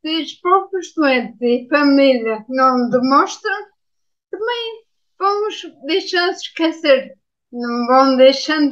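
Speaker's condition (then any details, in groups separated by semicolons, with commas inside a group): Ataxia after brain injury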